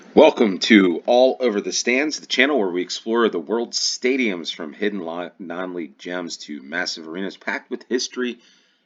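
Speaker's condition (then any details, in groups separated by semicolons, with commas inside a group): No condition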